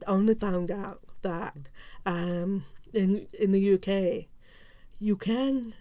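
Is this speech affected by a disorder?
Yes: profound deafness; profound deafness left ear, total deafness right ear, diagnosed age 3, hearing aid, no cochlear implant; wears hearing aid, which helps, gets some noise, relies on lip-reading for words to make sense; learned to speak and lip-read in early oral pre-preschool program, encouraged to speak, mainstreamed.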